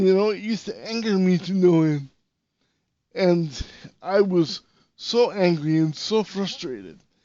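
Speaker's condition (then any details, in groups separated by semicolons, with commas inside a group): Cerebral palsy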